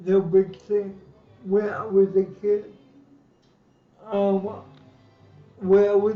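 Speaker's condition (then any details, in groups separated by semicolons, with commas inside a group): Cerebral palsy; lifelong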